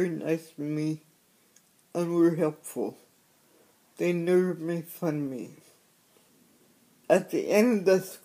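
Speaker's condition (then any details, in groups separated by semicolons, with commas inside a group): Cerebral palsy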